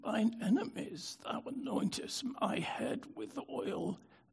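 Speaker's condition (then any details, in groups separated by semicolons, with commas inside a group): Spasmodic dystonia; prior stroke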